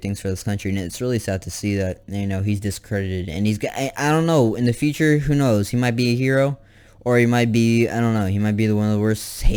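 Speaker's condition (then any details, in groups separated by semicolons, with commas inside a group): No condition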